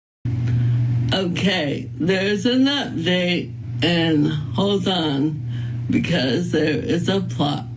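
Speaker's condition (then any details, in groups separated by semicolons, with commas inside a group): ALS; terminal, newly diagnosed, about 2 years of symptoms; speech affected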